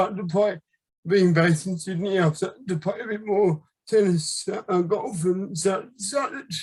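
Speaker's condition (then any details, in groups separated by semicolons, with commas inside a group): Left hemiplegia; left-sided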